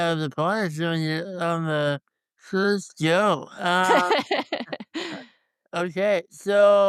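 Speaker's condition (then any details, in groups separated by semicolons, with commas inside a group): Congenital muscular dystrophy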